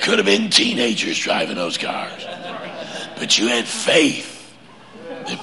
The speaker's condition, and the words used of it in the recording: Throat cancer. Back when my voice was much stronger than it is now.